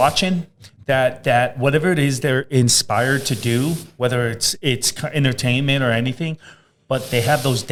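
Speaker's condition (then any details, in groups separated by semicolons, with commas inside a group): No condition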